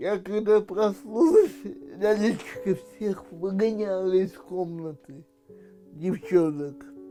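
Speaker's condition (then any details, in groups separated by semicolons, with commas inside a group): Cerebral palsy; cannot sit up or walk, uses wheelchair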